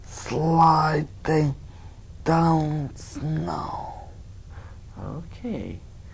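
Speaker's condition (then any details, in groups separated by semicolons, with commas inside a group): Spastic dysarthria; spastic dysarthria, bilateral upper motor neuron impairment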